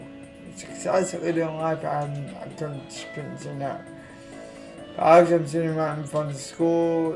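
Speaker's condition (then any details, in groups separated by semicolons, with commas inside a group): Cerebral palsy; affects legs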